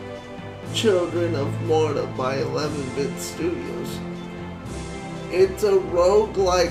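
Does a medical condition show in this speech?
Yes: cerebral palsy.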